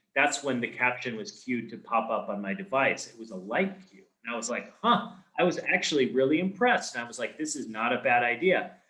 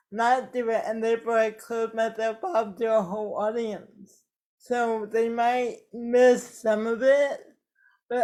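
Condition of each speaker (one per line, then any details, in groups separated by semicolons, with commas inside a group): No condition
Cerebral palsy; affects speech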